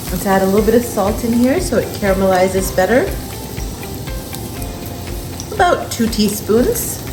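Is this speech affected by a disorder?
No.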